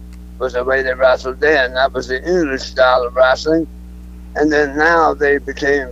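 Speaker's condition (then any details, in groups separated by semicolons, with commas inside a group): Throat cancer; speech not the best as result of throat cancer, may sound drunk, quit podcasts over it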